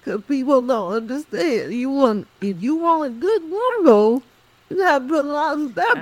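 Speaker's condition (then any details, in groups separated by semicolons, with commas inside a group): Cerebral palsy; speech affected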